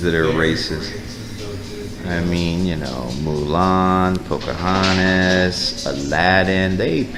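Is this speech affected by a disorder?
No.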